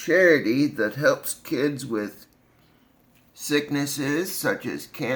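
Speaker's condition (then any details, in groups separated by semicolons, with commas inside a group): Cerebral palsy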